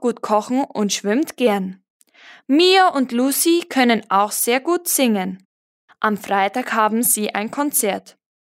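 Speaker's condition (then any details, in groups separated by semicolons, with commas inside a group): No condition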